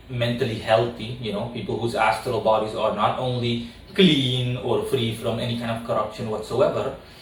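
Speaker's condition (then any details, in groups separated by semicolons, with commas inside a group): No condition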